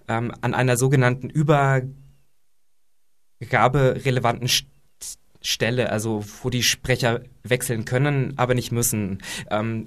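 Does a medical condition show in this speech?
Yes: stuttering; plays less of a role in small talk than years ago; stutters more or less depending on day and situation, fluent in familiar routine settings; here repeated sounds, blocks.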